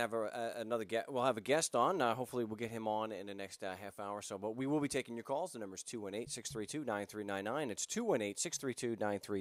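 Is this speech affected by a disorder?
No.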